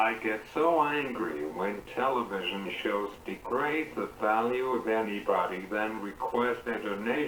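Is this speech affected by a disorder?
Yes: cerebral palsy; uses wheelchair.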